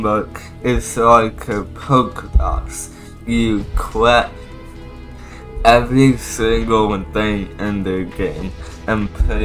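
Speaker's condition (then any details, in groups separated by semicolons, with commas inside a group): Cerebral palsy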